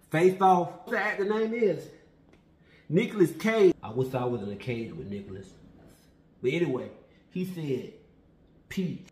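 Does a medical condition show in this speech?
No.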